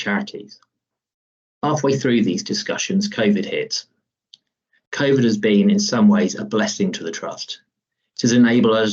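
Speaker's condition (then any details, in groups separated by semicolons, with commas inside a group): No condition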